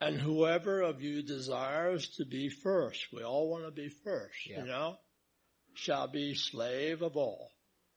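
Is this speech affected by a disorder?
Yes: tardive dyskinesia; tardive dyskinesia of left jaw, some paralysis, from major adverse drug reaction, care through VA; onset months ago, improving, VA care slow; speech affected by jaw dyskinesia, starting to talk a lot better.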